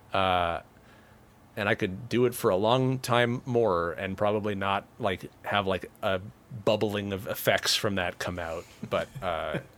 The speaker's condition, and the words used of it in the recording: No condition.